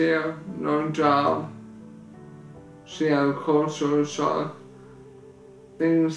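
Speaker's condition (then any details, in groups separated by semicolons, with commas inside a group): ALS; onset in finger, slightly bent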